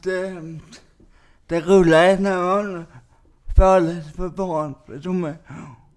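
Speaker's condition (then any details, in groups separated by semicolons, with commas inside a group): Cerebral palsy; lifelong cerebral palsy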